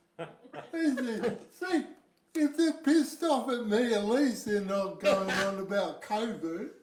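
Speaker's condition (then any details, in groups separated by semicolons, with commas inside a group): Cerebral palsy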